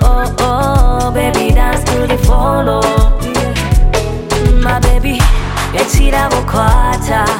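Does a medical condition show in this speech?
No.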